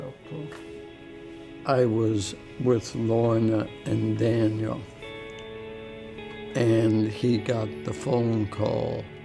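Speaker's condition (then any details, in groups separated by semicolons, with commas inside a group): ALS; degenerative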